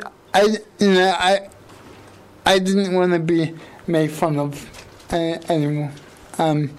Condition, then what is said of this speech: Cerebral palsy. I think I'm understandable, but it's obvious that I got a speech impediment.